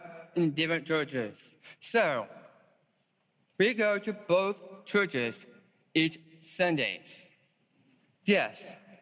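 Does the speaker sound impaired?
Yes: Down syndrome; diagnosed at birth; giving talk at Spring q conference with wife Christy; host urges listeners to listen closely.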